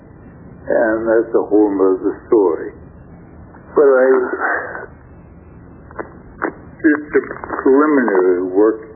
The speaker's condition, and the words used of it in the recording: Stroke. The last one affected my throat muscles, and I have a tough time talking.